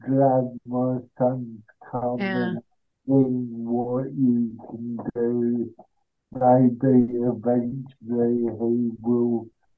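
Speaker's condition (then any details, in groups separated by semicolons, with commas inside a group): Cerebral palsy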